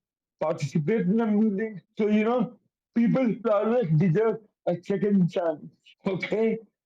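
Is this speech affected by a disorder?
Yes: cerebral palsy; affects coordination.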